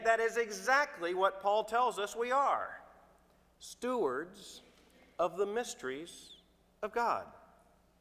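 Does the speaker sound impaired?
No.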